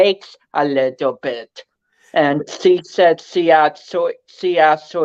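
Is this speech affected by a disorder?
Yes: cerebral palsy; speech affected.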